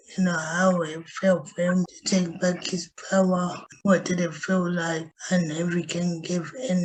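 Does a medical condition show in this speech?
Yes: cerebral palsy.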